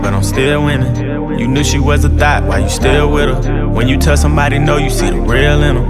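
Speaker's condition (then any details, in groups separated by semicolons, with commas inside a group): No condition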